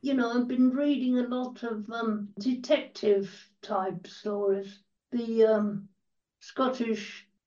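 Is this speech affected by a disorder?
Yes: cerebral palsy; quadriplegia, wheelchair user, totally blind from 15, partially deaf, treated 4-19 at Bowbath Cerebral Palsy Centre; 24/7 live-in carer; dictated book to Steve who typed, speaks fast when in full flow.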